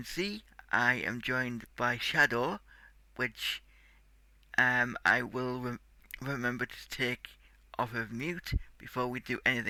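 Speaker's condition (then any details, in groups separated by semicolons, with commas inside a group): Cerebral palsy; tight muscles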